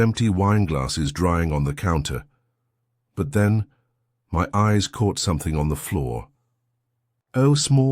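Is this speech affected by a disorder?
No.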